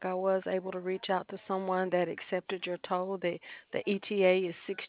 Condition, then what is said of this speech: None; typical speech.